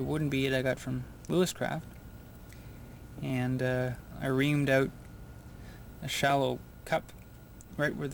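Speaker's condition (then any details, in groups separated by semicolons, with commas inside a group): No condition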